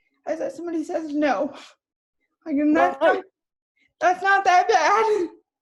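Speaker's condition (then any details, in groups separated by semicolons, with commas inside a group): Cerebral palsy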